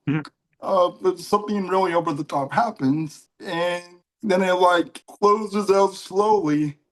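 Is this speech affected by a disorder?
Yes: cerebral palsy; mild case.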